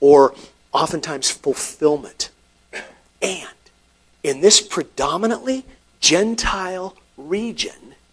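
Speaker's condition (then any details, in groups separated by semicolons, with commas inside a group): No condition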